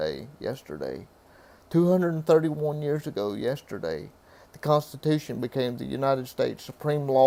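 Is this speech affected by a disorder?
Yes: cerebral palsy; reports speaking clearly.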